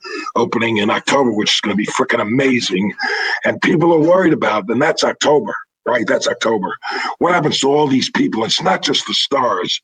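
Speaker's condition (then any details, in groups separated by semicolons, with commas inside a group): Throat cancer, vocal cords removed; no voice for about five years after vocal cord removal, now partial voice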